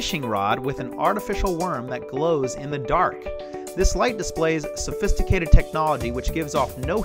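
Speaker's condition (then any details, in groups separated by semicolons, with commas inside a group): No condition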